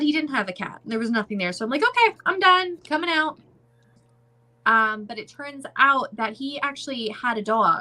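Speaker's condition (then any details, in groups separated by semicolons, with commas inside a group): No condition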